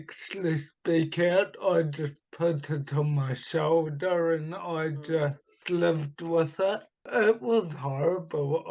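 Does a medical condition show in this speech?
Yes: cerebral palsy; from birth, oxygen starvation at birth, affects right hand, speech; much improved after therapy, not fully recovered; slightly unusual voice, much improved, not fully recovered.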